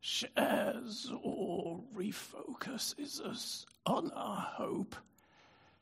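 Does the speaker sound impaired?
Yes: spasmodic dystonia; brain disorder, prior stroke; affected voice, likened to Robert Kennedy Jr.'s voice.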